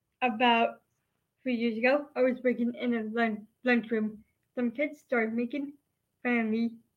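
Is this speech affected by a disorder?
Yes: Down syndrome; congenital, hypotonia at birth, diagnosed hours after birth, high marker on alpha fetoprotein test at 16 weeks; age 25, early work on speech and neurodevelopment.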